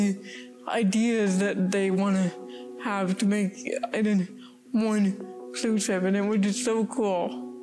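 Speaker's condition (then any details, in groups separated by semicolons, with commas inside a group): Cerebral palsy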